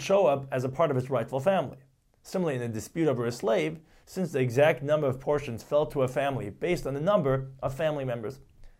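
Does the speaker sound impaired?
No.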